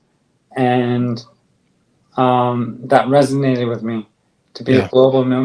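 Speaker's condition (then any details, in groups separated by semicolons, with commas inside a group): ALS; on drug, stronger bite, speaks better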